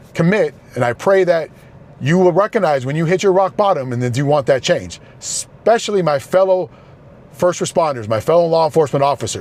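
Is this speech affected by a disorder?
No.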